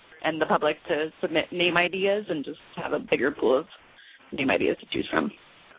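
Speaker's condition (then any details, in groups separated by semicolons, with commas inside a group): No condition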